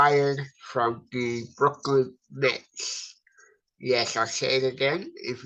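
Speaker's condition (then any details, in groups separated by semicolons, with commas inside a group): Cerebral palsy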